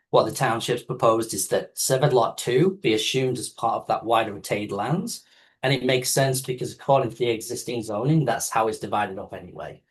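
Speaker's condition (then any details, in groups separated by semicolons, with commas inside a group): No condition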